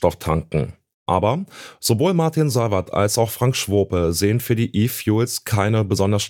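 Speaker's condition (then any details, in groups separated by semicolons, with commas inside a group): No condition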